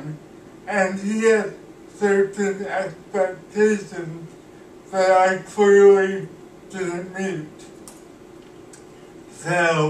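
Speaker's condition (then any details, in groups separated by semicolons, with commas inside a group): Cerebral palsy; cannot walk, uses wheelchair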